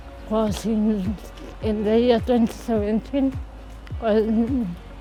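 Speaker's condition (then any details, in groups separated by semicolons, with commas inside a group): Cerebral palsy; since birth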